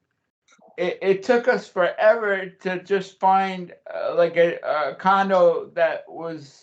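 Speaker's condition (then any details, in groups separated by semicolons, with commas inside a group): Cerebral palsy; since childhood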